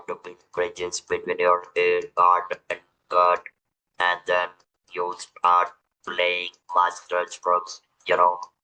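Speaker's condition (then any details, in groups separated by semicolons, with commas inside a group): Throat cancer, electrolarynx user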